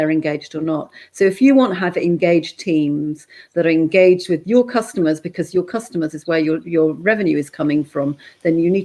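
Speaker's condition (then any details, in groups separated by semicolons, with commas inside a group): No condition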